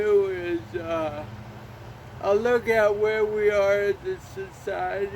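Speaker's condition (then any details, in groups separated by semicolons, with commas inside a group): Cerebral palsy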